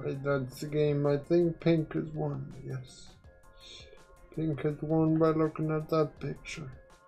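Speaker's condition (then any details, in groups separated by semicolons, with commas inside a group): Quadriplegic cerebral palsy; uses one hand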